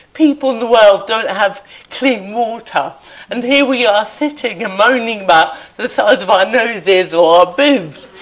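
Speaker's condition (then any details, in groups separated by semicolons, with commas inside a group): Cerebral palsy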